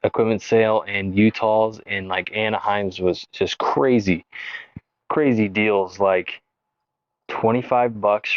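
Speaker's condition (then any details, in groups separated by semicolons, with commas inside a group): No condition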